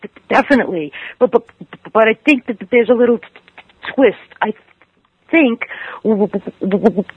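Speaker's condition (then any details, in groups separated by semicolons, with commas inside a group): Stuttering; stuttering at ages 10 to 15; ongoing stuttering, attends NSA stuttering conferences; stays with stutter rather than changing words, speech tools mentally exhausting, hard to focus on message; repeated words, blocks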